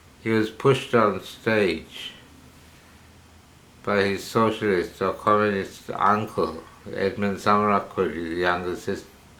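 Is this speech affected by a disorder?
Yes: parkinsonism; hypersalivation.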